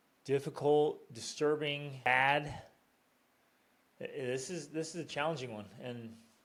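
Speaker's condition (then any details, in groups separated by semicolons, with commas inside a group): No condition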